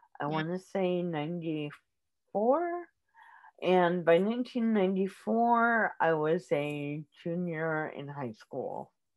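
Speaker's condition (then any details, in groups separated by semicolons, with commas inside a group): Cerebral palsy; form sparing cognition; early speech, speech therapy in elementary school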